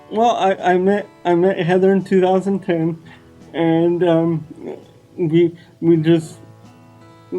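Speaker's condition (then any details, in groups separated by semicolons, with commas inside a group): Cerebral palsy; wheelchair user; diagnosed at age two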